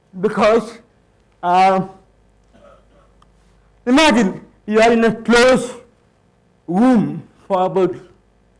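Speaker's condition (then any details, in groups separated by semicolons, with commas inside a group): Cerebral palsy; hinders speech, sounds childlike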